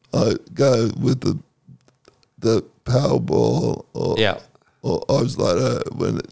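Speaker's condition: Cerebral palsy; second COVID vaccine dose

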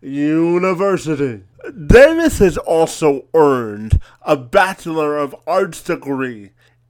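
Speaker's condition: Cerebral palsy; present from birth

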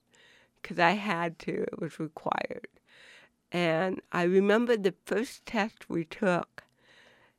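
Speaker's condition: Cerebral palsy; affects movement and walking

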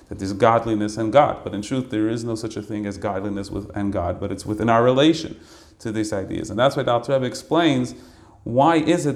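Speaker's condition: No condition

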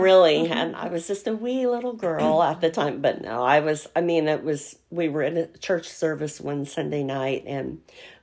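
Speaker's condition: Cleft palate; congenital

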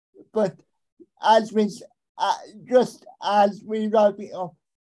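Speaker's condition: Cerebral palsy; able to communicate

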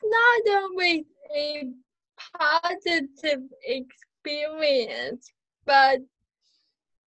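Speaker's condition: Cerebral palsy, spastic quadriplegic, mild; since birth

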